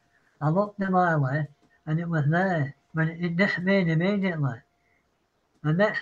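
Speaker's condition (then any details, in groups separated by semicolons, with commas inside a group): Parkinson's; apologizes mid-sentence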